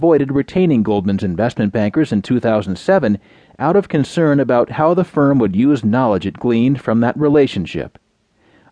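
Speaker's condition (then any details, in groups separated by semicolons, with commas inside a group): No condition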